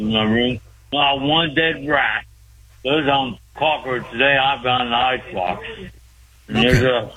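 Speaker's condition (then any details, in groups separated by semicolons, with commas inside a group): Speech impediment; uses walker, osteoporosis makes getting up hard; unusually clear early in call, echo on line; usually impaired, unusually clear and fluent early in call, later back to usual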